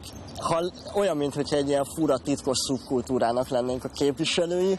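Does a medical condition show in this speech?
Yes: cleft lip and palate; congenital cleft lip with cleft palate, small palatal cleft, 27-30 operations mostly plastic surgery; head-tilting drinking habit persists; mouth and voice noticed as odd by other children in childhood, liquids leaked through nose in infancy.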